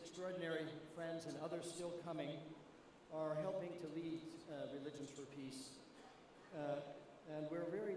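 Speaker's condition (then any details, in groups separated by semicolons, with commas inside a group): No condition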